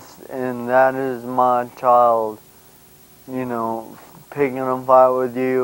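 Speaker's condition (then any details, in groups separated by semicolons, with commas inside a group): Brain injury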